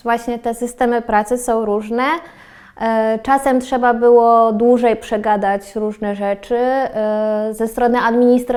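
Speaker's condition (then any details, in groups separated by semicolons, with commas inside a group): No condition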